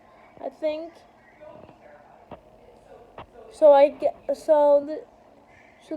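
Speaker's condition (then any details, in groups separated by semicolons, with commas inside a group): Cerebral palsy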